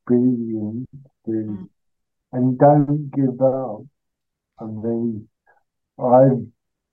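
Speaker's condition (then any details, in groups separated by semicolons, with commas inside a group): Cerebral palsy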